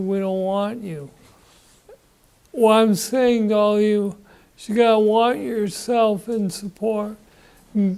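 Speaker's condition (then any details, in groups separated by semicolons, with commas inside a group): Parkinson's disease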